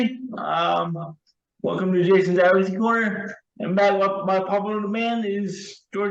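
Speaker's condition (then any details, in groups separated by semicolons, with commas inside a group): Cerebral palsy; wheelchair user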